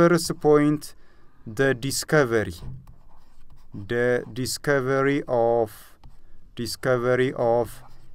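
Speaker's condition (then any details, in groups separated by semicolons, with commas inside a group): No condition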